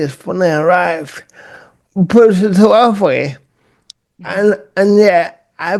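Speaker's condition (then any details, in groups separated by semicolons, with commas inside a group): Cerebral palsy; cerebral palsy, since childhood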